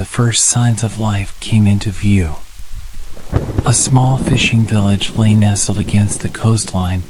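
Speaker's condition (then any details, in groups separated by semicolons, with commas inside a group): No condition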